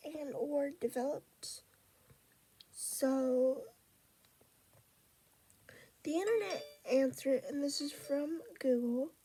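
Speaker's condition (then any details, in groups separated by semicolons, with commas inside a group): Cerebral palsy; unable to walk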